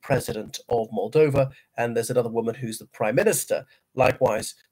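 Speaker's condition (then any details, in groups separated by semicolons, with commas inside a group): No condition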